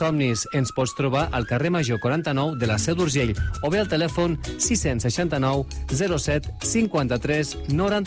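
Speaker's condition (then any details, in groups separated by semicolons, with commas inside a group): No condition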